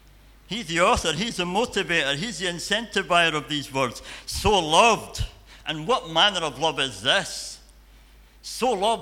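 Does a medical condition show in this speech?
Yes: cleft palate and cleft lip.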